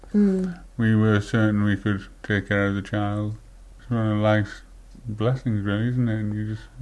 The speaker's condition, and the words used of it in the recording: Parkinson's disease. And I've got a quieter voice normally, and I slur a lot, and I get negative